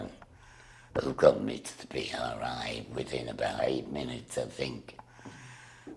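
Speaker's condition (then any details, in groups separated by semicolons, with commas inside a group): Laryngectomy; still has voice after operation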